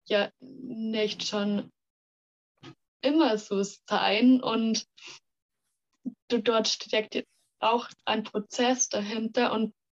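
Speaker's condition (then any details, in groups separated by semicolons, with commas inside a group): Stuttering; stuttering since kindergarten age, many logopedists and speech therapists, stuttering therapy groups with other stutterers; 18 years old, fighting stuttering less with pressure and resistance; part-word and word repetitions, we wegzulaufen; repeated sounds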